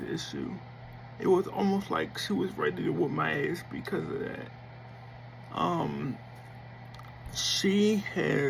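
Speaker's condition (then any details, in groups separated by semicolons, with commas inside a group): Cerebral palsy; affects speech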